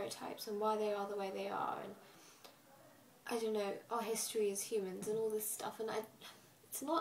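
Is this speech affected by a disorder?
No.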